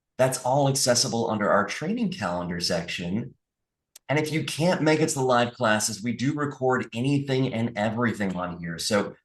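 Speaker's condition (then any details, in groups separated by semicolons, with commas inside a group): No condition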